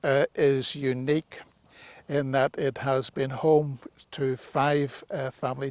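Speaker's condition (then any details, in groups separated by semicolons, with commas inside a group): No condition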